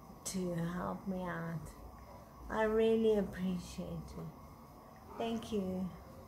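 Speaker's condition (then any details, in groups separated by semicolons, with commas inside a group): Multiple sclerosis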